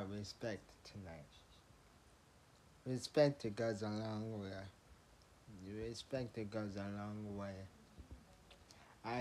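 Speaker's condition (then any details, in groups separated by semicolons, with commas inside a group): Traumatic brain injury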